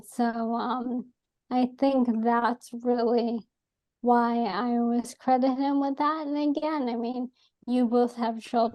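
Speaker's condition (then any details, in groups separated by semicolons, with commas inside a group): ALS; atypical case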